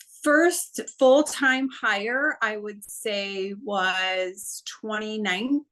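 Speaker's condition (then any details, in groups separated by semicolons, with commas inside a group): No condition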